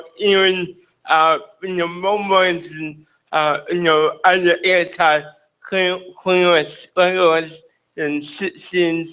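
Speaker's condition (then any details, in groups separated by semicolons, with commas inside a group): Cerebral palsy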